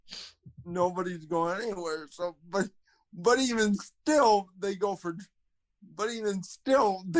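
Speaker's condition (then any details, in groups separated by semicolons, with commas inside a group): Cerebral palsy, spastic quadriplegia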